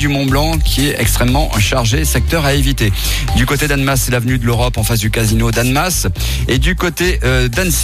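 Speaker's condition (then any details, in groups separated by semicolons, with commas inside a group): No condition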